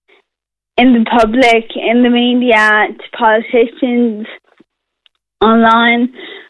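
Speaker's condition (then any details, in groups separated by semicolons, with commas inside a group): Friedreich's ataxia; rare progressive neuromuscular disease, nerve damage, muscle weakness, mobility loss; awaiting HSE reimbursement decision on Skyclarys, drug that slows progression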